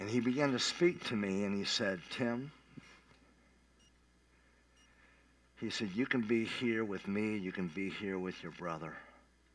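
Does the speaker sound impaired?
Yes: cleft palate; revived by nurse.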